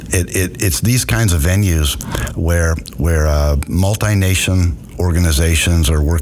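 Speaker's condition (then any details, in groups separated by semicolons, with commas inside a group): No condition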